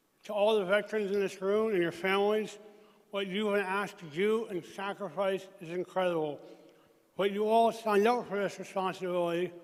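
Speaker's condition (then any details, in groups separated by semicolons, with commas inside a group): Traumatic brain injury; 15 years since injury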